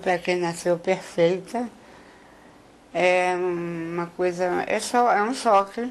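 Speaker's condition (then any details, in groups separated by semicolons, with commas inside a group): Oral cancer; cured survivor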